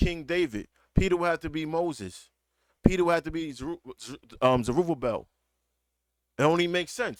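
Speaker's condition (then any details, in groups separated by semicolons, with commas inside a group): No condition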